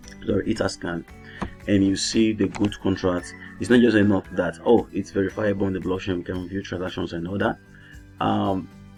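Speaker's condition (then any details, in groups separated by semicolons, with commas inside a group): No condition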